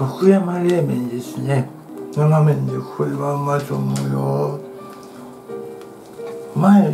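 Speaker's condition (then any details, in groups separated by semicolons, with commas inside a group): Tongue cancer, partial glossectomy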